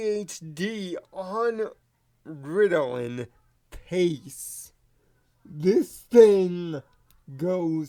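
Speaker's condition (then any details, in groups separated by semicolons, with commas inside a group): Cerebral palsy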